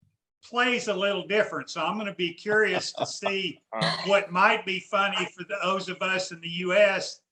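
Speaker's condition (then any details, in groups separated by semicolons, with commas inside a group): No condition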